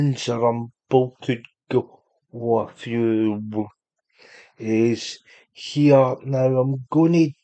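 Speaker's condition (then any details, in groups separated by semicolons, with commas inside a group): Cerebral palsy; unable to walk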